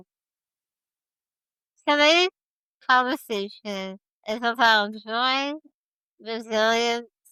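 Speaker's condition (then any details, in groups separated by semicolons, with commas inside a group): Spinal muscular atrophy type 1; most severe form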